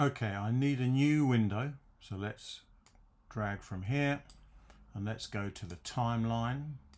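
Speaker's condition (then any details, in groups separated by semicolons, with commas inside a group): No condition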